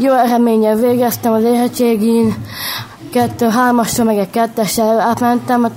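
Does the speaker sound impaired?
Yes: Down syndrome; congenital, extra chromosome.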